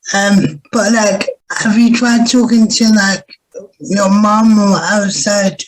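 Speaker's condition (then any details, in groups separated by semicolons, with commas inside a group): Cerebral palsy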